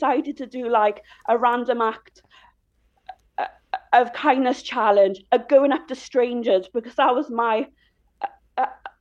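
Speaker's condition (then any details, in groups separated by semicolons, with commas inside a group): Stammer; childhood-onset stammer identified at school, speech therapy for many years until about age 13, unhelpful; listening to music through headphones helps speech, spoke wedding vows without needing headphones; blocks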